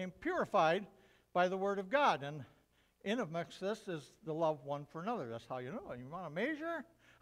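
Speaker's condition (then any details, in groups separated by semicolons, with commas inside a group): No condition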